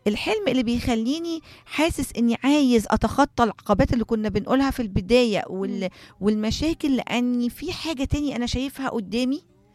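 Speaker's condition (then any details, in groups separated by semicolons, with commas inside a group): No condition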